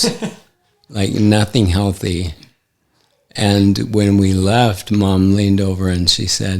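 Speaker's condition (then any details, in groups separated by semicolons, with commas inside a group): ALS; affects hand function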